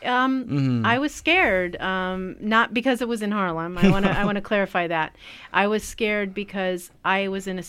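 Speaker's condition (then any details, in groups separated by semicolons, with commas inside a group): No condition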